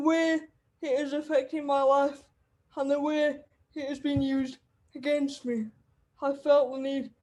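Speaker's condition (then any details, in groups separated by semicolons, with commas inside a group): Cerebral palsy; wheelchair user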